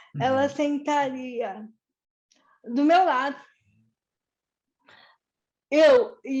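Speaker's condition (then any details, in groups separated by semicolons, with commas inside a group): Cerebral palsy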